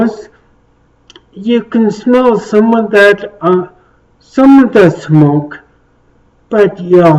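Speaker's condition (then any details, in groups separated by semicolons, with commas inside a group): Traumatic brain injury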